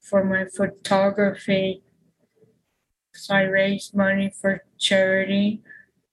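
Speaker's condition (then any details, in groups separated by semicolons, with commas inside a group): Aphasia; caused by functional neurological disorder, stroke ruled out, diagnosed first hospital day, FND intermittently affects walking; lost speech suddenly on waking for about five months, writing skills also declined, used whiteboard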